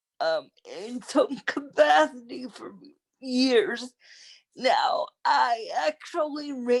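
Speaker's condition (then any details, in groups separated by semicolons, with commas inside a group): Cerebral palsy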